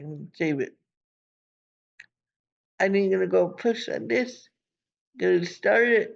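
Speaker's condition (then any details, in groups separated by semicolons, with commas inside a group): Cerebral palsy; from birth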